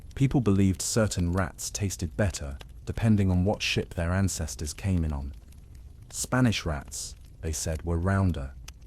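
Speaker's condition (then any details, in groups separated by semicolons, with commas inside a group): No condition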